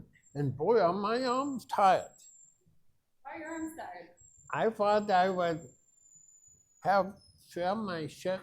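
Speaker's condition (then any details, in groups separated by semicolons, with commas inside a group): Cerebral palsy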